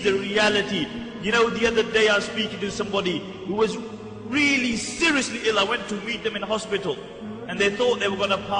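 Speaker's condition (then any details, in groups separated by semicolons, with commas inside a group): No condition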